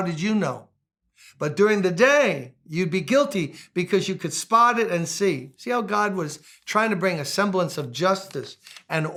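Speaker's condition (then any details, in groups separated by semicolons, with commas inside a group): No condition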